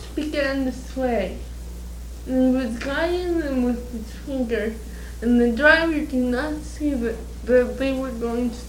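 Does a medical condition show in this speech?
Yes: cerebral palsy; slurred, unintelligible when excited.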